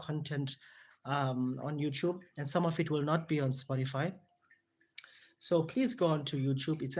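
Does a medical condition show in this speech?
No.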